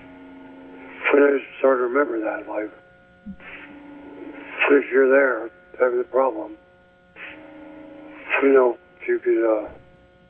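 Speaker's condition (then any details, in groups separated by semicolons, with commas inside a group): ALS; speech getting worse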